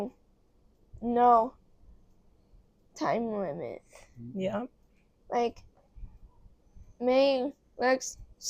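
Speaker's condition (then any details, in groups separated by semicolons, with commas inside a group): Cerebral palsy; affects muscles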